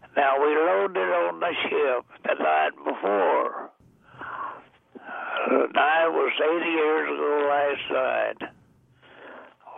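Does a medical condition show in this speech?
Yes: deafness; also blind, age 99; blind and deaf at interview.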